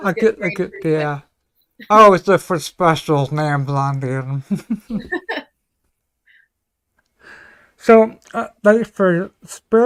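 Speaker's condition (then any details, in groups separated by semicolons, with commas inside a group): Ataxia; may slur speech, may sound drunk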